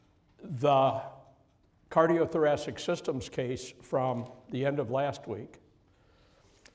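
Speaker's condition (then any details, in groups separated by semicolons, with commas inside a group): No condition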